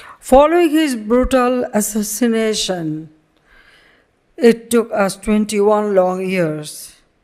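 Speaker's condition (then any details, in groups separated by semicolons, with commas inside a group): No condition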